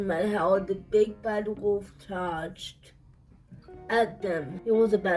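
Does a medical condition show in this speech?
Yes: cerebral palsy.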